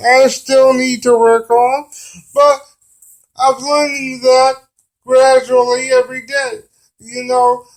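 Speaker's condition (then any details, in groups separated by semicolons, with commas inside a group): Cerebral palsy; brain damage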